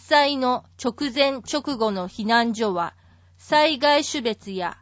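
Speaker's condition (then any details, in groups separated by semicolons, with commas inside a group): No condition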